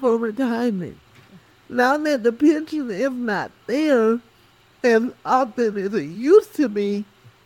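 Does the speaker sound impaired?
Yes: cerebral palsy; speech affected.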